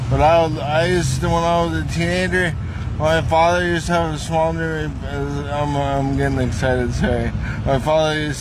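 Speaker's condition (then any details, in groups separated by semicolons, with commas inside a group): Traumatic brain injury; whole brain swollen first year; about eleven years since injury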